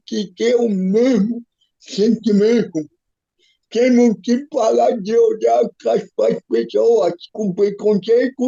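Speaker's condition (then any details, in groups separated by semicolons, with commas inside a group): Cerebral palsy; physical disability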